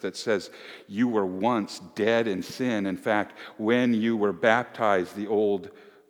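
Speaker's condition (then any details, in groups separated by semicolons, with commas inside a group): No condition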